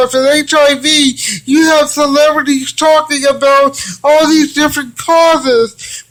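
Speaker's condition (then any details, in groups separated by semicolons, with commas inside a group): Cerebral palsy; from birth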